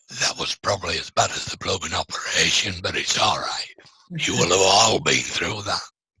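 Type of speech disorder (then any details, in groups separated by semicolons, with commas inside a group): Speech with a voice prosthesis; laryngectomy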